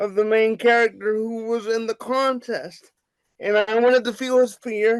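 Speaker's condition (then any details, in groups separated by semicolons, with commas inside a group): Cerebral palsy; wheelchair user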